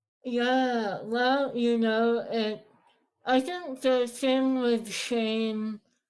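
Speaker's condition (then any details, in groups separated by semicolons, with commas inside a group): Moebius syndrome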